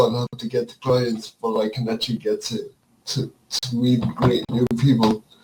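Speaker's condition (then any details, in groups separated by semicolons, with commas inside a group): Cerebral palsy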